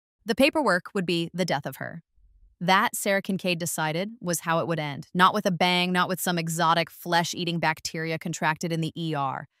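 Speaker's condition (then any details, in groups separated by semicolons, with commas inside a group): No condition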